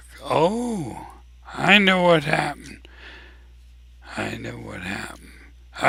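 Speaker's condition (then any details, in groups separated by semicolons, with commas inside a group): ALS; abnormally slow voice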